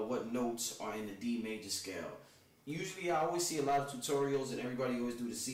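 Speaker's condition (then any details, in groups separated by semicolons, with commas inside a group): No condition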